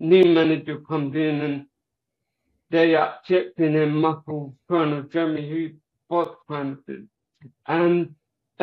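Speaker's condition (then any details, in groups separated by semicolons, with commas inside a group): Cerebral palsy; from birth, legs only, multiple hamstring and foot surgeries; wheelchair user, walks indoors with aid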